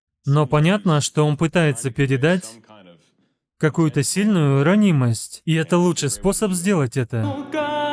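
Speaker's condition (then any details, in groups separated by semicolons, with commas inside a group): No condition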